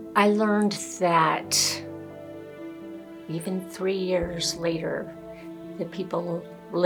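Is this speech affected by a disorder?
No.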